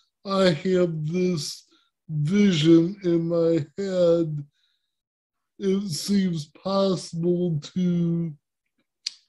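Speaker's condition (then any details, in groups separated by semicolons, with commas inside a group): Cerebral palsy; speech impairment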